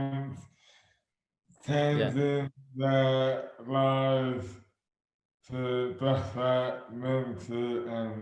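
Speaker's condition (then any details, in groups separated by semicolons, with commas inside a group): Dystonia; affects hands and speech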